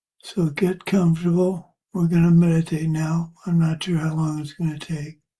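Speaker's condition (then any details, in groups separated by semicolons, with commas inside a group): Parkinson's; age 73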